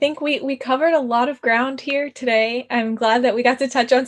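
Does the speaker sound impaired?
No.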